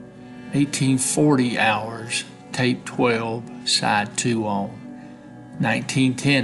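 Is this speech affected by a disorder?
No.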